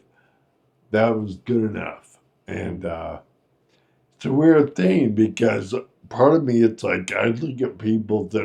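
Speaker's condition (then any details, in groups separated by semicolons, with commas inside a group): Friedreich's ataxia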